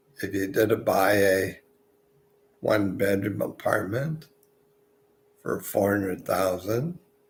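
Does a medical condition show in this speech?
Yes: multiple sclerosis.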